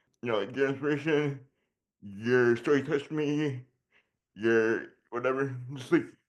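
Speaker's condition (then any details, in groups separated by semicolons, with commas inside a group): Generalized dystonia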